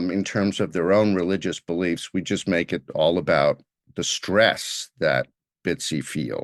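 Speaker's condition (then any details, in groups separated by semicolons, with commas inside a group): No condition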